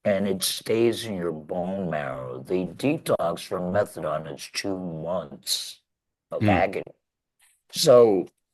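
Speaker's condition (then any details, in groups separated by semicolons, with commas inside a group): Laryngectomy; laryngectomy after throat cancer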